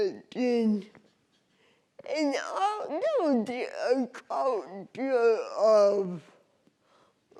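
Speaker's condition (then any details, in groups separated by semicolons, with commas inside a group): Cerebral palsy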